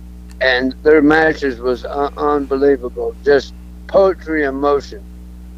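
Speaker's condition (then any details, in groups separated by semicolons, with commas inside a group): Throat cancer; cancer survivor, alive and well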